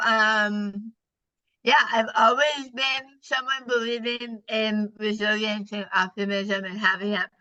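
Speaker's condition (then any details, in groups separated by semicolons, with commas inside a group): Partial glossectomy for tongue cancer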